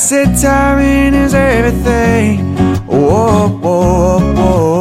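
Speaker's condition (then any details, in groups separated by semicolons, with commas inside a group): No condition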